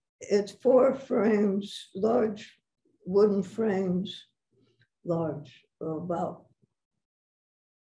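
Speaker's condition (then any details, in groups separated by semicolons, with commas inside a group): Parkinson's; about six years since onset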